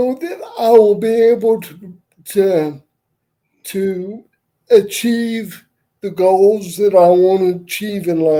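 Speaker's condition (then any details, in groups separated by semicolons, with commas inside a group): Cerebral palsy; wheelchair user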